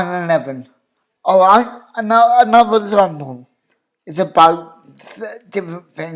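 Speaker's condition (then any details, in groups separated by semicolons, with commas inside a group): Cerebral palsy; wheelchair user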